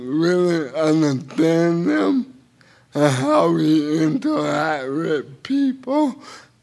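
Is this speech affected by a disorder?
Yes: cerebral palsy; speech a little unclear.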